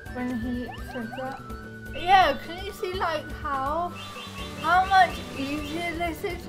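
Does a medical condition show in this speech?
Yes: cerebral palsy.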